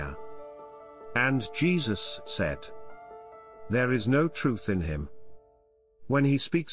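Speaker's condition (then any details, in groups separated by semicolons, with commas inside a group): No condition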